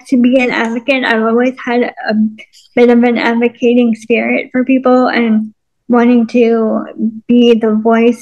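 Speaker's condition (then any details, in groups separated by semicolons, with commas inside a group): Cerebral palsy and multiple sclerosis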